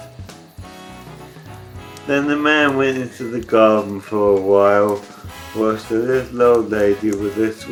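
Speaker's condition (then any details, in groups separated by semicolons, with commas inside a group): ALS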